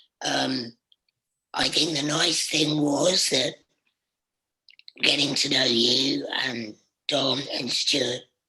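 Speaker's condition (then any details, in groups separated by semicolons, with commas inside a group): Laryngectomy; voice box surgically removed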